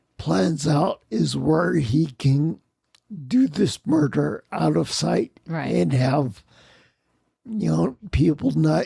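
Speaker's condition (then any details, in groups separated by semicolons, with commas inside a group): Spinocerebellar ataxia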